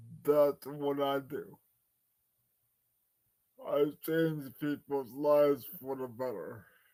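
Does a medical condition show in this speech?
Yes: cerebral palsy.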